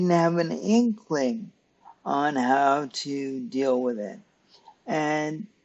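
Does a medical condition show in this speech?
Yes: cerebral palsy; stiff muscles.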